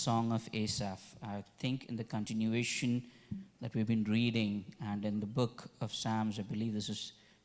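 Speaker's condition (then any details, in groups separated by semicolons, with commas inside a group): No condition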